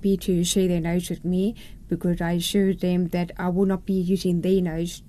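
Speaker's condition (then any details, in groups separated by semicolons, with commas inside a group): Profound hearing loss; congenital, hearing aids from 8 months, bilateral cochlear implants, first implant at 27; listening fatigue despite implants, mini mic connected to computer, captions, lip reading; learned to speak by oral method at Carl De Toy deaf school, speech rehabilitation after implant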